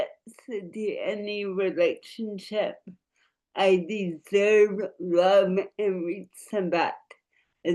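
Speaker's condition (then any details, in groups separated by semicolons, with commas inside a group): Cerebral palsy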